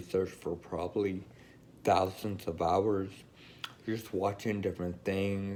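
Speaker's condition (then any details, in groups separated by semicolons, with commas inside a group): Friedreich's ataxia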